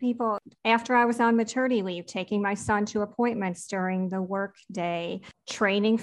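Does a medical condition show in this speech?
Yes: cleft palate; congenital cleft palate, surgeries from early childhood through adolescence, full cleft revisions, ear tubes in and out; hearing retained, predicted deafness by around age two did not occur; speech, breathing and swallowing issues in childhood, speech therapy until about adolescence.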